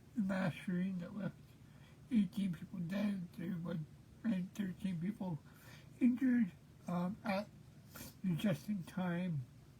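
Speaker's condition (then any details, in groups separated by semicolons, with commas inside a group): Cerebral palsy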